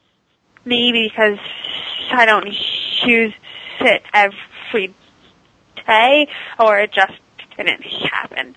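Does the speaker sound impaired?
Yes: stuttering; very severe third grade, worse high school, speakeasy from Dr. John Haskell, speech therapy helped core; moderate, occasional speakeasy in-ear delayed auditory feedback device, not worn on show; device cuts stuttering about 95%, still stutters at sentence onset, worse around unfamiliar people, sometimes avoids talking; here repeated sounds, blocks.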